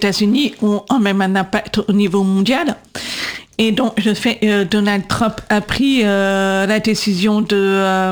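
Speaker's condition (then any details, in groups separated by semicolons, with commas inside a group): Deaf from birth; congenital deafness; atypical voice, speech recognition struggles to understand, 20 years speech therapy, lpc coder in class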